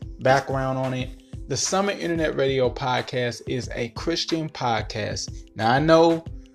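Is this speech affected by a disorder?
No.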